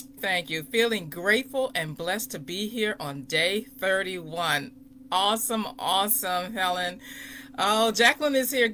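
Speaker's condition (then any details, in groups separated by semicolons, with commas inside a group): No condition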